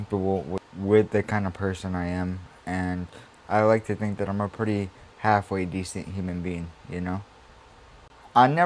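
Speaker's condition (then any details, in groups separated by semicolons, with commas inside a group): Cerebral palsy; spastic quadriplegic, uses wheelchair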